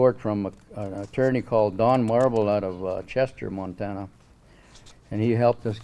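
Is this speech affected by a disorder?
No.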